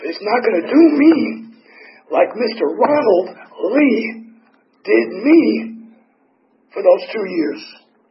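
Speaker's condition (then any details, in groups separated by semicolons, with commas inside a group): Tracheotomy; tracheotomy for 4 years, 8 surgeries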